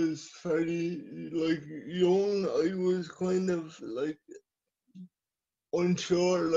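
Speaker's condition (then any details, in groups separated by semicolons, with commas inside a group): Cerebral palsy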